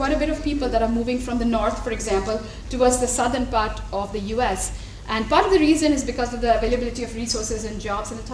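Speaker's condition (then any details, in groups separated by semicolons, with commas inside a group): No condition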